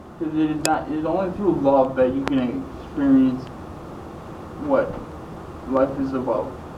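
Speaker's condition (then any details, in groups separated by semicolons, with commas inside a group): Traumatic brain injury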